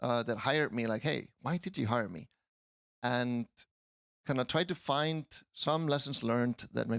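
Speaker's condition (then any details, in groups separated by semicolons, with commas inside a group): No condition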